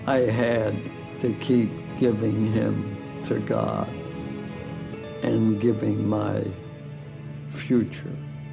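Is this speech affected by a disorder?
Yes: ALS; diagnosed about 13 years ago, initially given 2 to 5 years to live.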